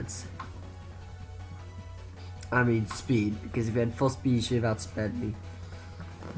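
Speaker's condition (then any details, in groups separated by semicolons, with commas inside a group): No condition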